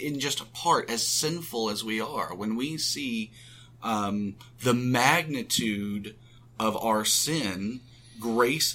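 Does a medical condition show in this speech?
No.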